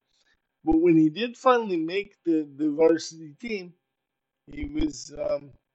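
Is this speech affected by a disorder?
Yes: cerebral palsy; uses power wheelchair.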